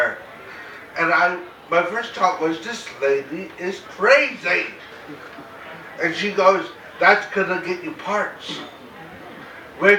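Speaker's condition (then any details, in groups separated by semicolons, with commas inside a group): Cerebral palsy, mild; mainly affects speech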